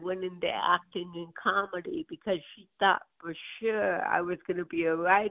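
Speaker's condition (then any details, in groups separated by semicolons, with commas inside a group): Cerebral palsy; birth onset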